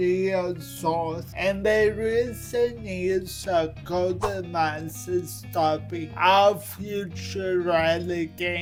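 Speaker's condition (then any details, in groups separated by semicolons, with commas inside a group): Cerebral palsy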